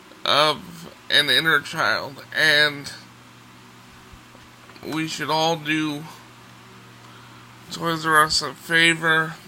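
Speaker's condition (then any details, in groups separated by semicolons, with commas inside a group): Cerebral palsy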